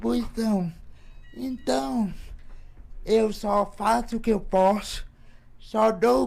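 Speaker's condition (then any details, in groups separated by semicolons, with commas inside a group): Cerebral palsy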